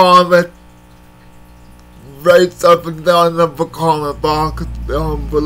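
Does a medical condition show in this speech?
Yes: cerebral palsy.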